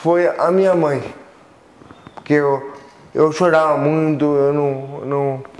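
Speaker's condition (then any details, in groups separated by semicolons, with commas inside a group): Cerebral palsy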